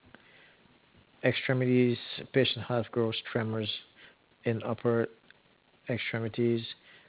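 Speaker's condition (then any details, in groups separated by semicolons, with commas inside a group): No condition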